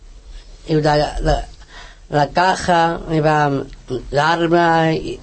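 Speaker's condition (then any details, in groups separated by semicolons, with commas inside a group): Down syndrome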